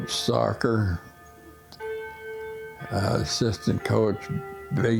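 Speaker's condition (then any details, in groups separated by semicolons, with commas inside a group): Essential tremor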